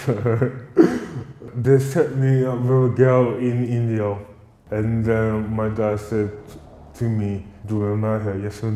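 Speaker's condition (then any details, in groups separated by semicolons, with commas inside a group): Cerebral palsy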